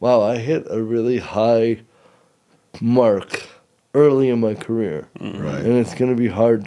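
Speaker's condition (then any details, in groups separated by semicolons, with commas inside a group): Cerebral palsy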